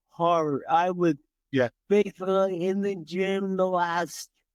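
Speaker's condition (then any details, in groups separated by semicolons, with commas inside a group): Cerebral palsy; from birth, entire left side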